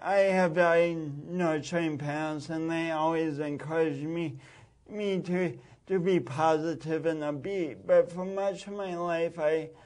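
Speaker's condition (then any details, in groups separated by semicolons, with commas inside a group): Speech impediment from birth oxygen loss; pronounced speech impediment since birth, distinguished one-of-a-kind unique accent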